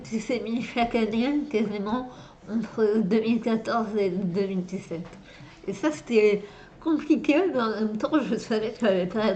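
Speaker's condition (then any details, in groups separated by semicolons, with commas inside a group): Dystonia and multiple sclerosis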